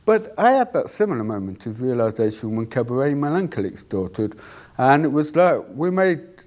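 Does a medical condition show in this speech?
Yes: deafness; cannot hear own voice.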